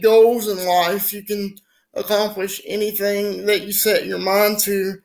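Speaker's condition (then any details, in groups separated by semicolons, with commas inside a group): Spastic quadriplegic cerebral palsy; from birth, fully wheelchair bound, cannot move self, affects muscle tone; speech sometimes affected if not careful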